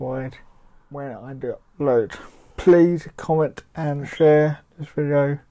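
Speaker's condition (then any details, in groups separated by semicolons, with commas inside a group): Cerebral palsy; mild, affects muscles and speech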